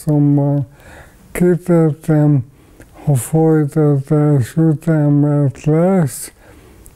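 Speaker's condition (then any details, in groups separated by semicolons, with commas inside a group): ALS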